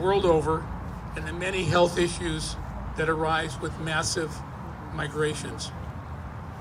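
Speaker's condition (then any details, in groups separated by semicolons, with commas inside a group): No condition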